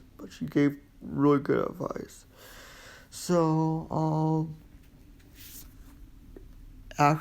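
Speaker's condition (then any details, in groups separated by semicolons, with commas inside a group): Quadriplegic cerebral palsy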